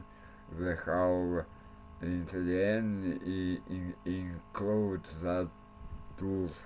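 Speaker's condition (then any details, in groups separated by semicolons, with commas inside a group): Cerebral palsy; since birth; speech not very clear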